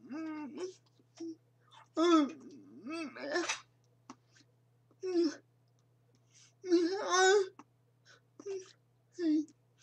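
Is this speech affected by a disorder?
Yes: cerebral palsy.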